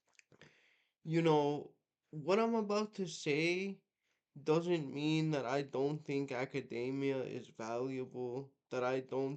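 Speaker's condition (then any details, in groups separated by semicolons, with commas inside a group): Cerebral palsy, mixed, mild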